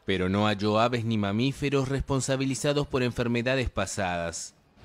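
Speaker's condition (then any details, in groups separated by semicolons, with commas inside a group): No condition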